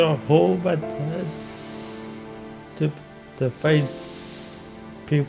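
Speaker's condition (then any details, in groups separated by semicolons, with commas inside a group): Motor neurone disease; tracheostomy after breathing deterioration; home ventilation via tracheostomy, previously mask ventilation, 2 months ICU; tracheostomy improved breathing and speech versus mask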